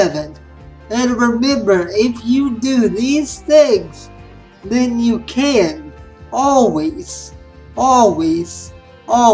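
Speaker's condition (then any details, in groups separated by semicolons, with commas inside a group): Spastic cerebral palsy; spastic quadriplegic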